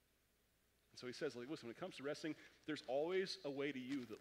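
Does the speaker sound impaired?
No.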